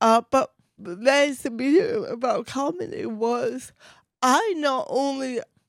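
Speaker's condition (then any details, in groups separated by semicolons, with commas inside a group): Cerebral palsy; incredibly mild case, affects only voice and one hand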